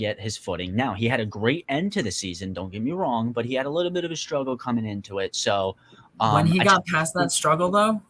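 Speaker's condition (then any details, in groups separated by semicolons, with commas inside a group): No condition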